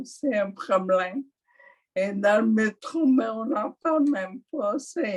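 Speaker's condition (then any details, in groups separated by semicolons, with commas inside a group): Mild dysarthria; mild dysarthria, not understood by voice assistant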